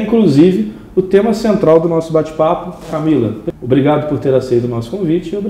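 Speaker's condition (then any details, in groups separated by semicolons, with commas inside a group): No condition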